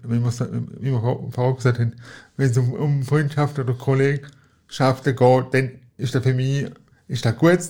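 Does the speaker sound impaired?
Yes: cerebral palsy; cerebral palsy from birth, physical not cognitive, wheelchair user, moved on knees as child.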